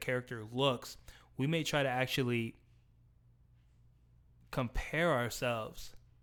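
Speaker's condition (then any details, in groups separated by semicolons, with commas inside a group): No condition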